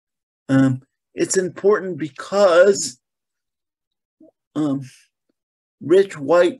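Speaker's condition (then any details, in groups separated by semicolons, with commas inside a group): Cerebral palsy; mainly lower limbs affected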